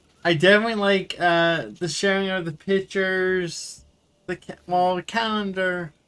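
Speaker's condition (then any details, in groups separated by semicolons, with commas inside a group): Cerebral palsy; wheelchair user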